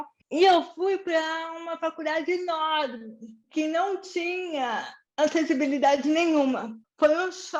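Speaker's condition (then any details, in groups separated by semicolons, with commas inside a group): Cerebral palsy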